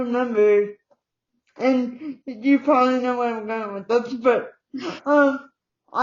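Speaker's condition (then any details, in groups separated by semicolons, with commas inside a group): Cerebral palsy; uses wheelchair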